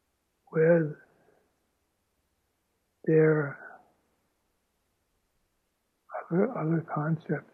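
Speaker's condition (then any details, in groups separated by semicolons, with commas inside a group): Aphasia after stroke; halting speech with pauses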